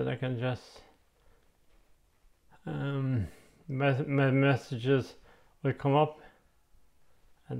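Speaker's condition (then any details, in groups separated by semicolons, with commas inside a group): MND; onset right side; slow progression, walking two years post-diagnosis, voice-activated bed; communication devices assessed, types replies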